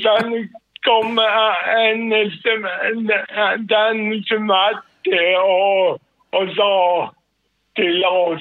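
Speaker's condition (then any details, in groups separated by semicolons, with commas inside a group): Cerebral palsy; sudden involuntary jerks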